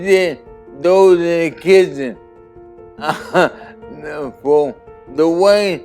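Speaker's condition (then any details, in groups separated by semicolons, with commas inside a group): ALS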